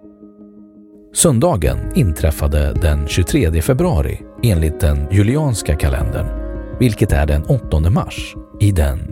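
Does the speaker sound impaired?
No.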